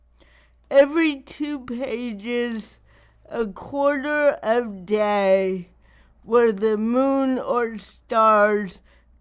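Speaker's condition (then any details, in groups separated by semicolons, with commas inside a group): Cerebral palsy; not degenerative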